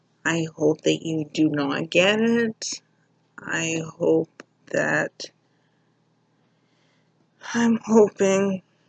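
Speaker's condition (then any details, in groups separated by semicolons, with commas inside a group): Cerebral palsy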